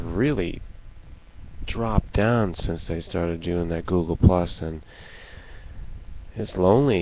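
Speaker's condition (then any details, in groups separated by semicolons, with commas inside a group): No condition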